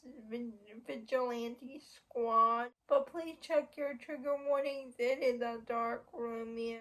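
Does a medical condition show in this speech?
Yes: cerebral palsy; uses wheelchair.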